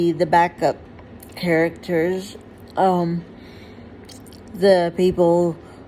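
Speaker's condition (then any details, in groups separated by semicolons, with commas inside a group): Huntington's disease; inherited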